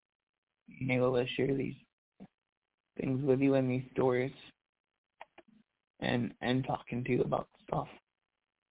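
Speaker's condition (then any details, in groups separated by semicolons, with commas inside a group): Cerebral palsy; voice improved over last year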